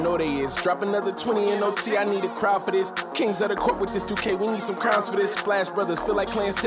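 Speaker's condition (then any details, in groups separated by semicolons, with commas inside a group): No condition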